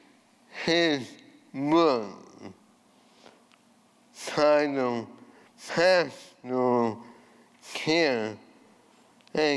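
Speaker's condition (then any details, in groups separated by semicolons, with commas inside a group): ALS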